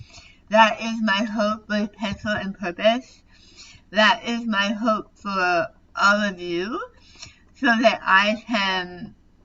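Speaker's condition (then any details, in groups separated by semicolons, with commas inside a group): Tongue cancer surgery; over half of tongue removed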